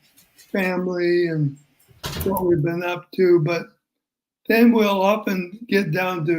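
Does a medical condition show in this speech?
Yes: ALS; diagnosed two years ago, earlier symptoms; mainly affects voice and breathing.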